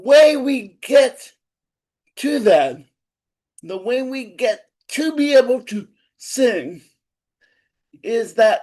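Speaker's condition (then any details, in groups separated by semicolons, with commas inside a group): Cerebral palsy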